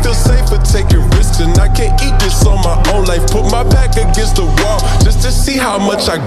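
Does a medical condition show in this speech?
No.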